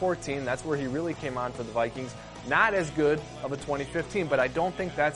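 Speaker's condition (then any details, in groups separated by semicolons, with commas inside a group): No condition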